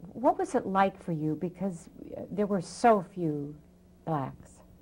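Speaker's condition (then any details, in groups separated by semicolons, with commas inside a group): No condition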